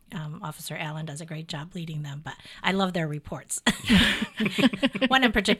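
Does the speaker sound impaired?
No.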